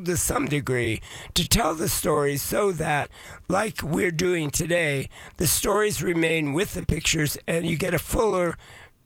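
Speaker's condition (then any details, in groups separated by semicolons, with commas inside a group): Voice changed after vocal cord surgery; vocal cord surgery about two years ago, man aged 81; about two years since vocal cord surgery; likened to Miles Davis after surgery, may sound less clear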